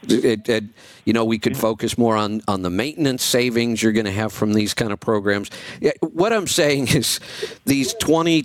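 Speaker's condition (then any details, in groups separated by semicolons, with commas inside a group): No condition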